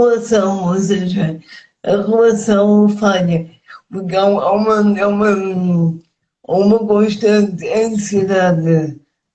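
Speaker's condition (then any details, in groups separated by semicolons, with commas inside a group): Cerebral palsy; speech affected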